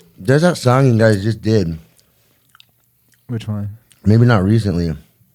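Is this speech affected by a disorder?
No.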